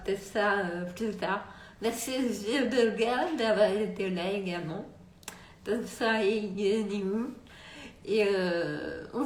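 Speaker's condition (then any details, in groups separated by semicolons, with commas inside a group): Multiple sclerosis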